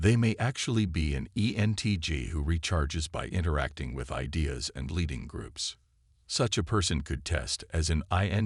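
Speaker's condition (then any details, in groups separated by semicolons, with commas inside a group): No condition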